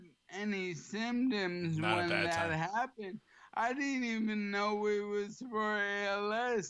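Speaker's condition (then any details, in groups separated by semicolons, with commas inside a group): ALS; slightly slurred, has to slow down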